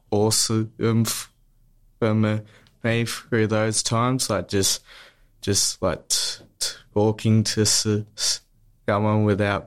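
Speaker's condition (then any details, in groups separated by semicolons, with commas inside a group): Stutter; stutter since childhood, smooth speech therapy at Box Hill Speech Pathology Clinic from age 14 or 15, two years; repeated sounds, repeated words, prolonged sounds, blocks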